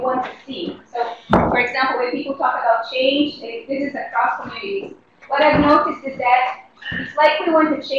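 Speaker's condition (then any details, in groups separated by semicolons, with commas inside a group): No condition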